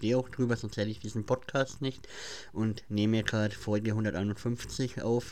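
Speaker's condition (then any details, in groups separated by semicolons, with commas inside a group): Cleft palate; since childhood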